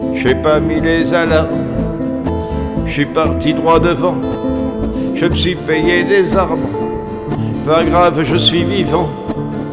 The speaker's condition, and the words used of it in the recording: None; typical speech.